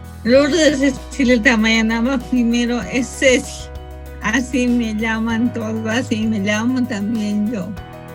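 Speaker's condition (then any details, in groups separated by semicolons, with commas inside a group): Cerebral palsy from birth; speech and language affected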